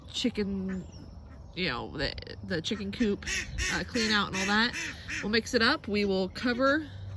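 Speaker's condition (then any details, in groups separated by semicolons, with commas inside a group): No condition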